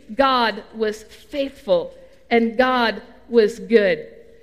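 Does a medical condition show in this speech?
No.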